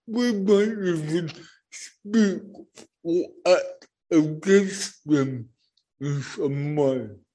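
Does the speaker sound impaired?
Yes: cerebral palsy; speech impediment, first 5 minutes hardest to follow, listeners get used to it, transcript provided.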